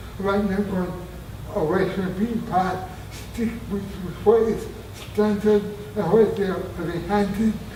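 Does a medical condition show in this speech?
Yes: traumatic brain injury; near-fatal injury.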